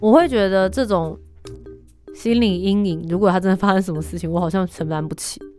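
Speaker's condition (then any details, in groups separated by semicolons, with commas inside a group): No condition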